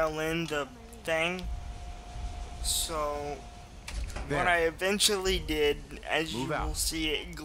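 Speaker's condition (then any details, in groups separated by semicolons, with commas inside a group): Cerebral palsy, mild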